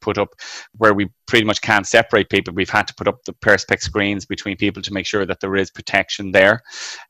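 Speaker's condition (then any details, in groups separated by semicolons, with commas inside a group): No condition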